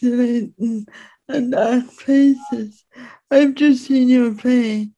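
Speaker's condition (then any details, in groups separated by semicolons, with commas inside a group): Speech impediment; disabled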